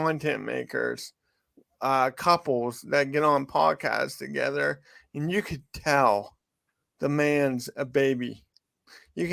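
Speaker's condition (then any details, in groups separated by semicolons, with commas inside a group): Cerebral palsy; from birth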